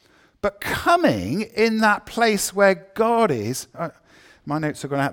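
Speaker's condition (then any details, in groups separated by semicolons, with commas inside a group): No condition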